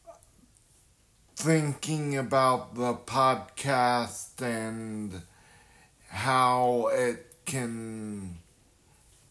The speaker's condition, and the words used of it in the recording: Brain injury. I speak slower because I had a traumatic brain injury 39, 38 years ago.